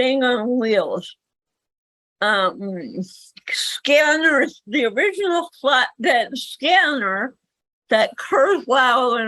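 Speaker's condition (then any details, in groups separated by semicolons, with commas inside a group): Cerebral palsy; speaks better than types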